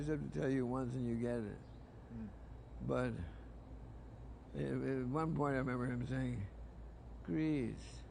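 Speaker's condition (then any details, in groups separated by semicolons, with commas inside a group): Parkinson's disease; diagnosed 20 years ago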